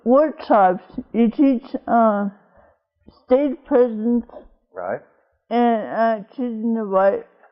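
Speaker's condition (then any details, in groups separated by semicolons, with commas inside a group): Cerebral palsy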